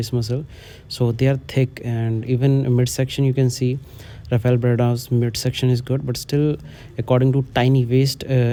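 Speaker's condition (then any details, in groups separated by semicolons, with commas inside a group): No condition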